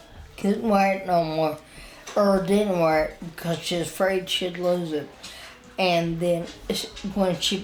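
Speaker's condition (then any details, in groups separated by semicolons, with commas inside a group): Spinal ataxia; wheelchair user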